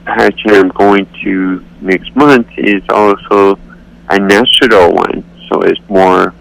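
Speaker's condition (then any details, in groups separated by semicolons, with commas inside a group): Cerebral palsy; declined voice surgery due to risk of losing speech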